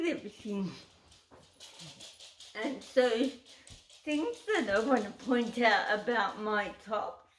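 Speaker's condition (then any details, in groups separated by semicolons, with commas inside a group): Cerebral palsy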